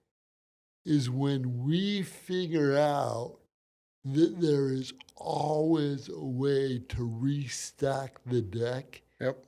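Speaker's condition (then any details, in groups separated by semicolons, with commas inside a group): Cerebral palsy; from birth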